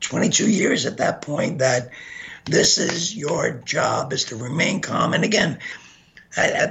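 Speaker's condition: Gunshot injury to voice box; shot 15 times

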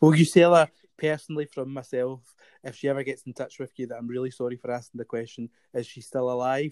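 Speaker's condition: No condition

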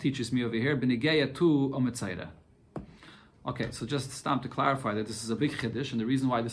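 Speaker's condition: No condition

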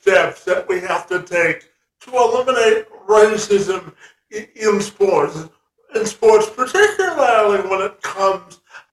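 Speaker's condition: Cerebral palsy; spastic quadriplegia, present from birth, cannot walk normally, described as not enough oxygen in legs

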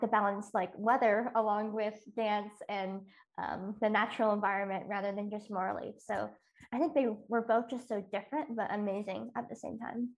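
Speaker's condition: Cleft lip and palate; congenital cleft lip and palate, multiple surgeries on face and mouth

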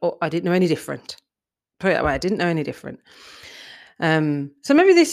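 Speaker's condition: No condition

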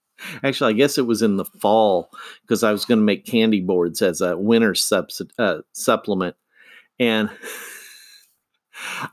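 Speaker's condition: No condition

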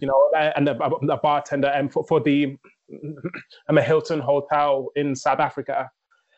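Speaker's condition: Stammer; considered mute, did not speak until age five, needed speech therapy but never had it; stammer audible in recording, uses rhythmic techniques from rapping in everyday speech; chest and mind contract when stammering, even now, rapping Eminem lyrics let speech flow loosely; repeated sounds

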